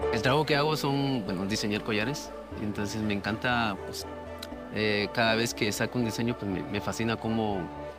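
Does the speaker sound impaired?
No.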